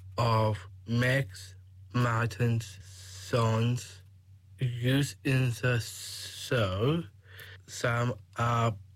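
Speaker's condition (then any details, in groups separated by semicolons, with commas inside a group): Down syndrome; 21 years old; age 21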